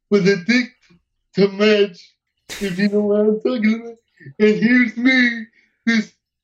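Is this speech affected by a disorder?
Yes: cerebral palsy; uses wheelchair.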